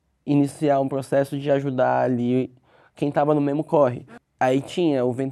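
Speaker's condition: Cleft lip; congenital cleft lip

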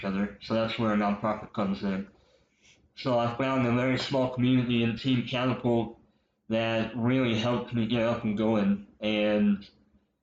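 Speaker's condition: Cleft lip and palate; congenital

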